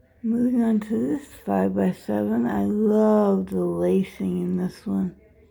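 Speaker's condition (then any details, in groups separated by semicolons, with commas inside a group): Dystonia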